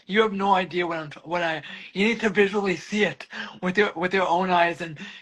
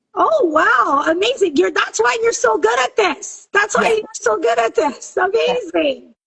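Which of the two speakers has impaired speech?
The first: cerebral palsy; spastic diplegia, all limbs, legs worse.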